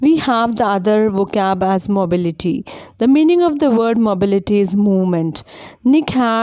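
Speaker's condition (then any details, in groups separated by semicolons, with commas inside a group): No condition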